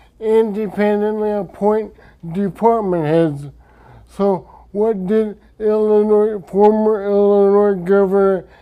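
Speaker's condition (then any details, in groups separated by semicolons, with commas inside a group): Traumatic brain injury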